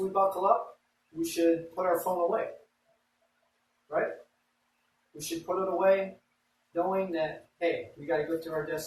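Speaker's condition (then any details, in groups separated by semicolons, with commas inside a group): No condition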